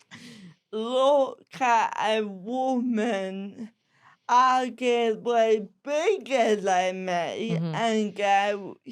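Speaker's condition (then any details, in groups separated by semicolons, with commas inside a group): Cerebral palsy; slow speech, sounds disabled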